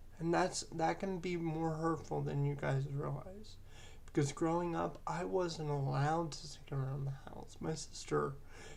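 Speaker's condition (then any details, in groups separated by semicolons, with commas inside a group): Cerebral palsy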